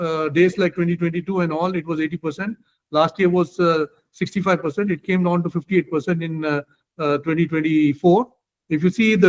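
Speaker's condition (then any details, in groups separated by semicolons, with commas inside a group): No condition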